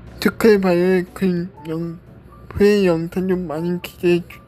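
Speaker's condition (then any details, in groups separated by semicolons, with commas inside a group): Cerebral palsy; brain lesion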